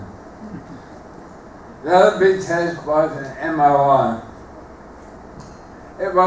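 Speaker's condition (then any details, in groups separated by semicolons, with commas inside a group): Motor neuron disease; terminal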